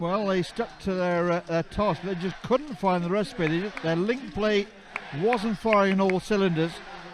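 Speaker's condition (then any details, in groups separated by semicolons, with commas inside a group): No condition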